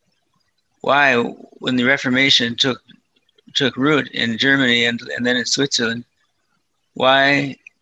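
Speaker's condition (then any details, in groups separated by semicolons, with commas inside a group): Parkinson's disease, mild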